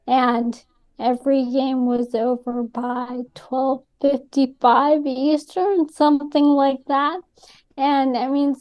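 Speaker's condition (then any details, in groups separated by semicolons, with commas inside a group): ALS; Columbia University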